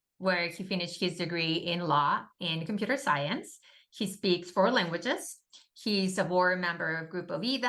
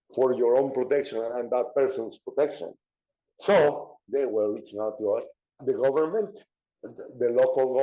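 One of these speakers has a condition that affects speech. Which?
The second: cerebral palsy; diagnosed in childhood.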